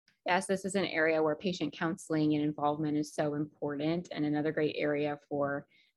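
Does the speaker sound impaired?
No.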